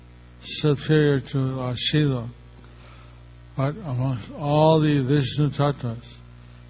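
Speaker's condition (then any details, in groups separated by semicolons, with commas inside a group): Stroke; understood only a little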